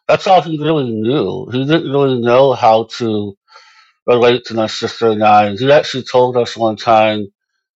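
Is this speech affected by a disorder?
Yes: Moebius syndrome; congenital.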